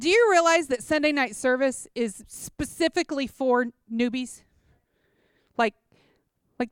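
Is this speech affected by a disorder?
No.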